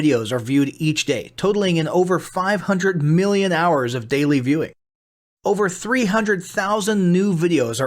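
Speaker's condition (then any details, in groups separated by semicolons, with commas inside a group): No condition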